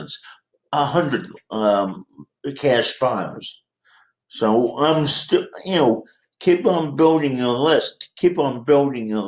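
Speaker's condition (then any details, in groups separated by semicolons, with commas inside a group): Cerebral palsy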